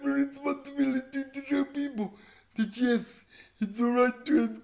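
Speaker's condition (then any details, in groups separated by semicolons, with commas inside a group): Cerebral palsy; all four limbs affected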